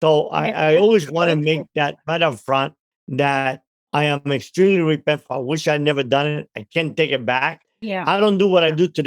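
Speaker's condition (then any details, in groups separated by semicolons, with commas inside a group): No condition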